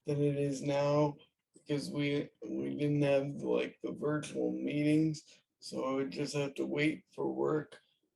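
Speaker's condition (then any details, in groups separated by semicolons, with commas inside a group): Cerebral palsy; caused by brain bleed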